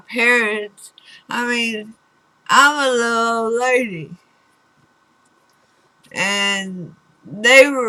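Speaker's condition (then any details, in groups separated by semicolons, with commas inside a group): Throat cancer radiation damage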